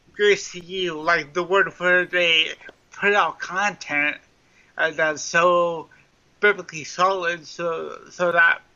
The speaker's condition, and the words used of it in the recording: Cerebral palsy. First of all, I want to apologize to my listeners for sounding like a drive-thru speaker box from Wendy's.